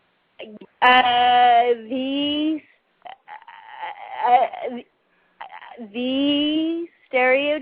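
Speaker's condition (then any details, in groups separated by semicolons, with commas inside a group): Cerebral palsy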